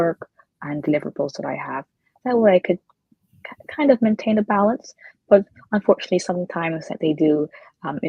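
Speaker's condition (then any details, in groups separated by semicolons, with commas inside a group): No condition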